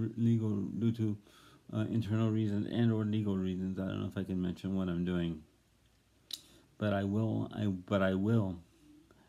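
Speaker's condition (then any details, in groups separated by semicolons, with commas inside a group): Cerebral palsy; brain injury, wheelchair user; voice clear and normal, occasional stutter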